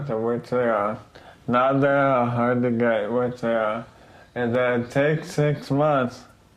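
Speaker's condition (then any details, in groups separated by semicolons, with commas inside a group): ALS; feeding tube placed; cannot be lifted, tongue and throat muscles weakening; increasingly slurred, harder to understand, harder to chew and swallow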